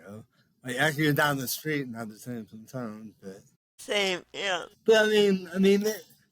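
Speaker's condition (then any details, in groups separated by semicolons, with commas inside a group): Cerebral palsy; all four limbs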